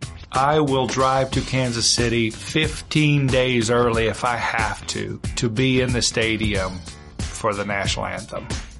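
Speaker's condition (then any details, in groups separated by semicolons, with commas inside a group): No condition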